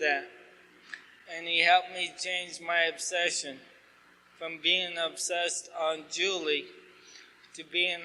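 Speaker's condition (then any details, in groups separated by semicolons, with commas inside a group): ALS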